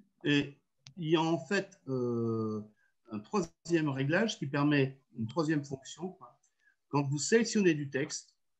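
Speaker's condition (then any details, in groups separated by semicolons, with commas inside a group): No condition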